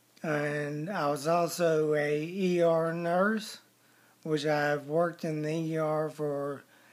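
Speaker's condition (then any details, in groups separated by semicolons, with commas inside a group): ALS; speech slurred, significantly changed, daily breathing exercises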